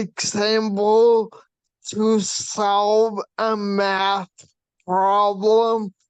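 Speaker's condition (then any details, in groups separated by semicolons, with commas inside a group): Brain shunt failure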